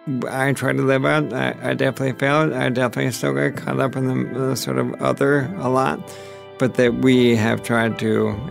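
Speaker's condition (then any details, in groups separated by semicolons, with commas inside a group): ALS; onset age 36, first symptom weak left hand cramping with pen, shaking hands; progressing slowly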